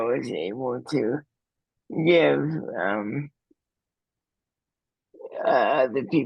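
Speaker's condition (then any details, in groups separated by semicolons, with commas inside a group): Cerebral palsy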